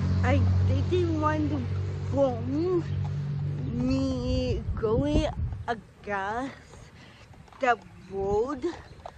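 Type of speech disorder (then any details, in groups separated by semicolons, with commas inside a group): Apraxia of speech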